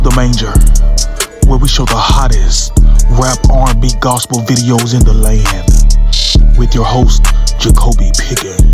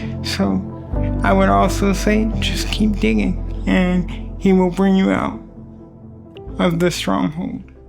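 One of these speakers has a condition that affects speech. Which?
The second: cerebral palsy; affects limb and muscle movement.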